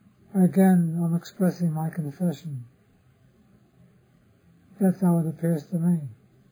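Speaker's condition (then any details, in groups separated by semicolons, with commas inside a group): Parkinson's disease; others offer remedies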